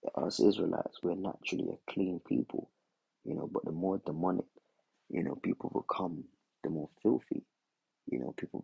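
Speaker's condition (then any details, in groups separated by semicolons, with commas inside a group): No condition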